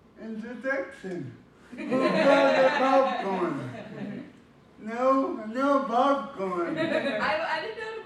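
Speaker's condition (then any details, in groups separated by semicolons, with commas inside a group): Cerebral palsy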